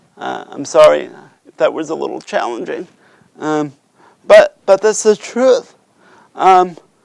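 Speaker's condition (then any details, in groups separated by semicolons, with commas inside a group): Cerebral palsy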